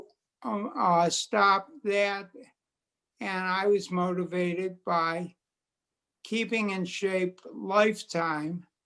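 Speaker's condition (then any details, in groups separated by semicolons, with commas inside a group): Multiple sclerosis; quadriplegic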